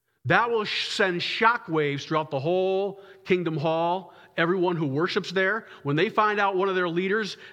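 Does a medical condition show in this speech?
No.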